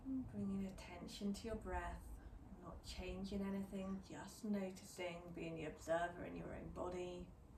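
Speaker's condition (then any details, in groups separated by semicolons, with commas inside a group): No condition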